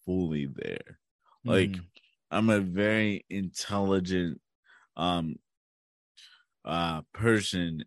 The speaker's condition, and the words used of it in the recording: Cerebral palsy. You might start to think I have a disability when you hear me speak, or when you see me walk and you realize that I have a